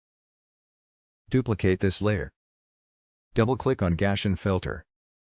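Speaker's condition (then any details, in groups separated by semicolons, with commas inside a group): No condition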